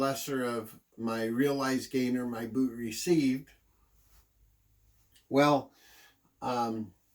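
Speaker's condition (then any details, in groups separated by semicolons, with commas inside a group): No condition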